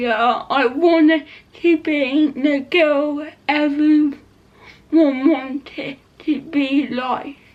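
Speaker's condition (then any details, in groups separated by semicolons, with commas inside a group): Cerebral palsy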